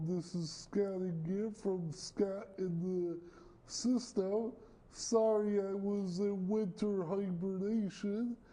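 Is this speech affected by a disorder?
Yes: cerebral palsy; speech impairment.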